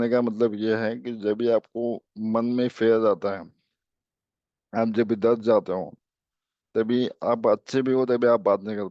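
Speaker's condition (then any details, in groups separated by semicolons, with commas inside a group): ALS; speech improved a little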